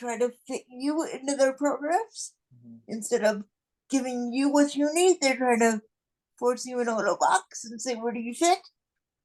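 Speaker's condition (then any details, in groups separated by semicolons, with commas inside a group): Cerebral palsy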